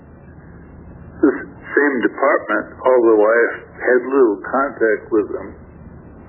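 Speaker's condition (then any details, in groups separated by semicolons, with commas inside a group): Stroke affecting throat muscles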